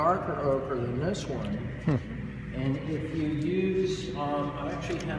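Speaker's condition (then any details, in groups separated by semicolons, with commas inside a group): No condition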